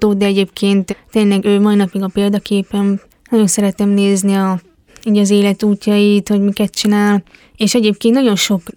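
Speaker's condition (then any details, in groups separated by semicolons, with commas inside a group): Hearing impairment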